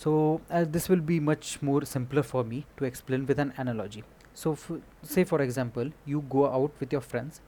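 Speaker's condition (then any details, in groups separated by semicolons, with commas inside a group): No condition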